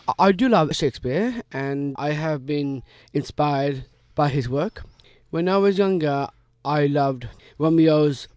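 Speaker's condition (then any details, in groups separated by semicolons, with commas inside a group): Down syndrome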